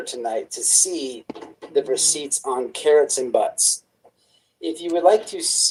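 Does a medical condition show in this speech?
No.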